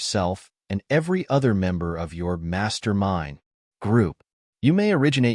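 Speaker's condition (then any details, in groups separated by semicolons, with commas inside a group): No condition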